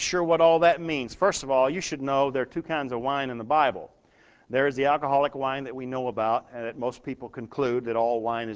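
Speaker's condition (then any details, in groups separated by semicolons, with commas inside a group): No condition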